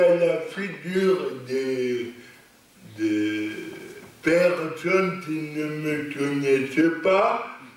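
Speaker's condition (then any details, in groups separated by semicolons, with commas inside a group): Cerebral palsy; lifelong, non-progressive; stable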